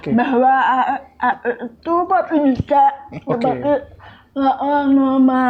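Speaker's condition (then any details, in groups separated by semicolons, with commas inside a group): Cerebral palsy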